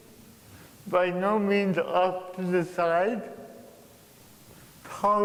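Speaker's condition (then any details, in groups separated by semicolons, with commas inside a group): Cerebral palsy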